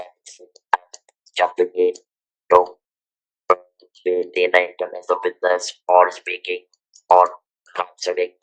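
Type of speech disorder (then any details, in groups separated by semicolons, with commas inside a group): Electrolarynx speech; throat cancer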